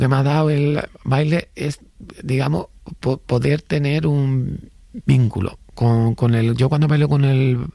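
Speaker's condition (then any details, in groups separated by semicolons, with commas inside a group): Stuttering, mild; stuttering since childhood; self-described as a little stuttering; repeated sounds, blocks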